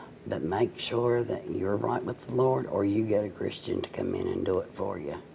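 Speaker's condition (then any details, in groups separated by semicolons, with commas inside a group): Cerebral palsy, mild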